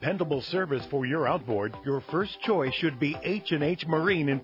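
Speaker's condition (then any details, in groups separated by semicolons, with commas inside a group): No condition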